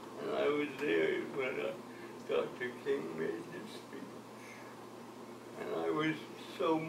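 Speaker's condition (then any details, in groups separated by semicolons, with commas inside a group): Cerebral palsy; from birth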